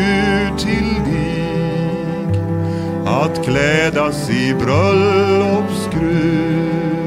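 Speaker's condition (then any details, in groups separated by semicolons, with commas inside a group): No condition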